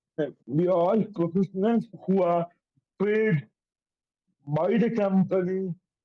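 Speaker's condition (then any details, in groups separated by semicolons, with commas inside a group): Cerebral palsy; affects coordination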